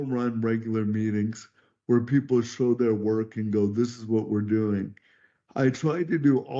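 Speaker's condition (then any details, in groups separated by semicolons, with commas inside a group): Cerebral palsy; could not talk until age 12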